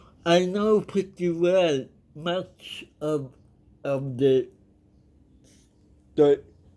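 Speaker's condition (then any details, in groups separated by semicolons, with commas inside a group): Cerebral palsy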